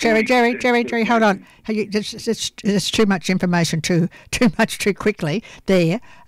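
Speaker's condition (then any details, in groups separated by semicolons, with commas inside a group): No condition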